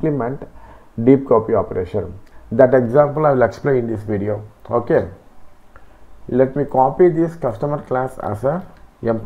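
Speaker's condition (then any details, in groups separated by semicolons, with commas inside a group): No condition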